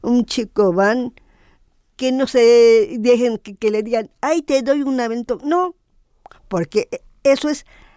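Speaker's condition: Down syndrome; adult woman

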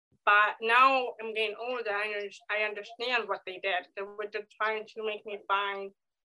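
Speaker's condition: Deafness; diagnosed at age 4, had IEP in middle and high school; age 24

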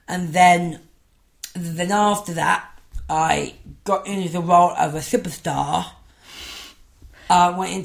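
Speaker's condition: Down syndrome; congenital, low muscle tone, slower thought processing; adult, 22; struggles to be understood

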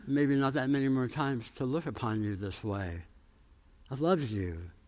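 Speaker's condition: Tongue cancer, jaw reconstruction

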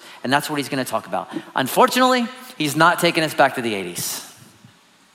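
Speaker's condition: No condition

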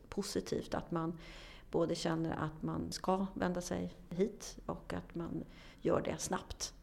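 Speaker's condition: No condition

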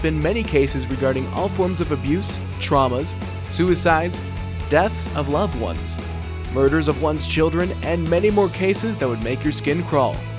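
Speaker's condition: No condition

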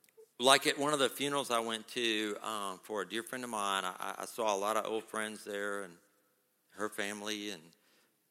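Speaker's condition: No condition

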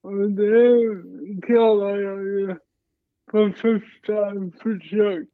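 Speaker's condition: Cerebral palsy; present from birth, brain oxygen deprivation, heart not beating at delivery, mild; difficulty with fine motor movements like zippers, shoelaces, buttons, uses adapted rifle

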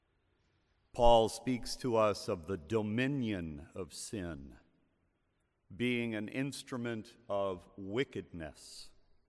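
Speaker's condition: No condition

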